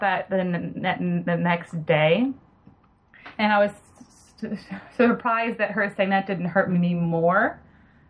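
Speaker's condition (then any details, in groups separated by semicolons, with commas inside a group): Stuttering; past stuttering therapy with desensitization, learned to live effectively with stuttering; stutters when talking with patients, listeners sometimes react oddly to stuttering; repeated sounds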